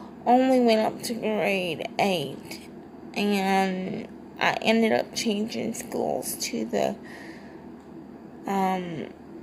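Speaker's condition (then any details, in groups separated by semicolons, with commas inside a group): Cerebral palsy, triplegia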